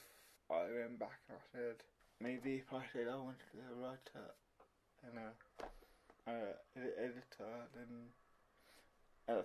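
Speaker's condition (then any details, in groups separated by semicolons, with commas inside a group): Cerebral palsy, mild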